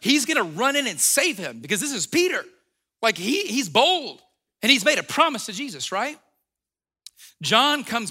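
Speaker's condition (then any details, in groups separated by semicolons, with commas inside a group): No condition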